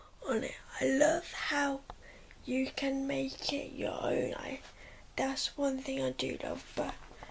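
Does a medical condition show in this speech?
Yes: cerebral palsy.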